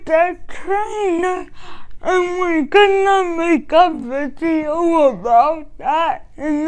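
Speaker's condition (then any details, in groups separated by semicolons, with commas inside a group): Cerebral palsy; caused by lack of oxygen at birth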